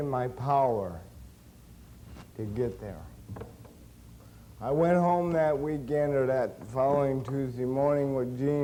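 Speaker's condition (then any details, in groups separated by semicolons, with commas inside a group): Cerebral palsy; since birth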